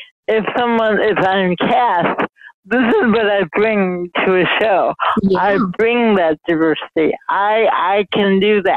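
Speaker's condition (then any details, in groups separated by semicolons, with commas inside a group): Mild cerebral palsy; speech affected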